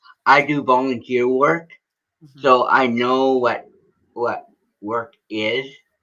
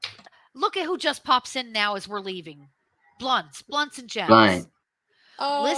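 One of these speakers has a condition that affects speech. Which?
The first: cerebral palsy.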